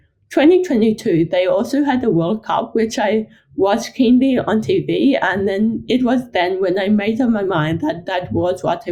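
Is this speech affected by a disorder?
Yes: ataxic cerebral palsy.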